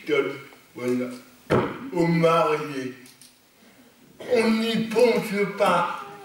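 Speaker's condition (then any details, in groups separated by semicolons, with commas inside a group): Cerebral palsy; lifelong, non-progressive; stable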